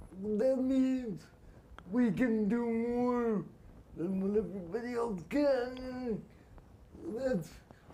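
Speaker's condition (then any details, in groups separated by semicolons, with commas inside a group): Spastic quadriplegia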